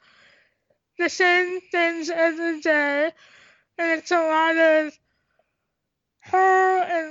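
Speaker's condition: Tracheostomy, cystic hygroma of head and neck; learned to talk

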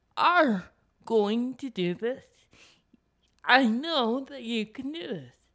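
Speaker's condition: Cerebral palsy; cerebral palsy from 28 minutes without breathing at birth, brain oxygen loss, involuntary movements, permanent, thinking unaffected; wiggles a lot, falls at times; cerebral palsy affects speech, voice sounds different, speaking is hard

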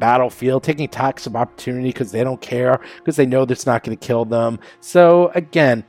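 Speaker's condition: No condition

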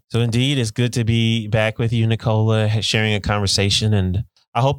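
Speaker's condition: No condition

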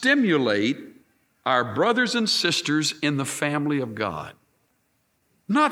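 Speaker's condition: No condition

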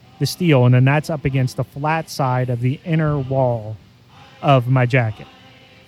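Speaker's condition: No condition

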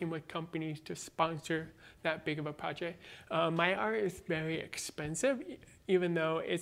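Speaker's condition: Born deaf, cochlear implant, congenital; taught American Sign Language

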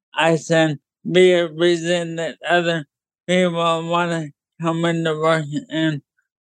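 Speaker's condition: ALS; hard to talk clearly

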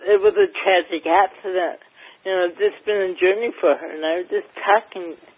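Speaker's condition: Cerebral palsy, mild; mildly affects speech

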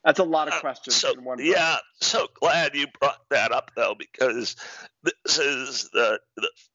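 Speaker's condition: Spasmodic dysphonia; partial loss of voice

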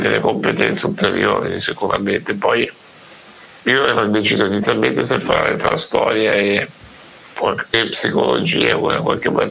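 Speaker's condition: Duchenne muscular dystrophy; genetic Duchenne muscular dystrophy, diagnosed around age six and a half; uses breathing ventilator, also during daytime; ventilator enables speaking and more autonomous breathing

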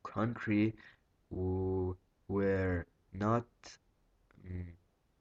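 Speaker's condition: Stuttering; almost 12 years since onset, onset around age 4; speech impediment, trying to be less covert, speaking more since senior year; blocks

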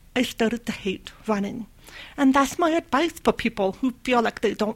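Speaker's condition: Deafness; hears about 50% of average

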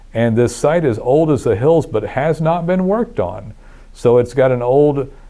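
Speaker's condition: No condition

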